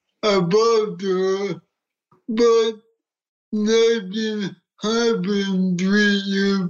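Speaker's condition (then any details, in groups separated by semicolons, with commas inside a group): Cerebral palsy; adapted wheelchair boxer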